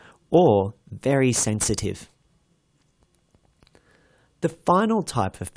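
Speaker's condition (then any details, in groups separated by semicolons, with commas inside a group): No condition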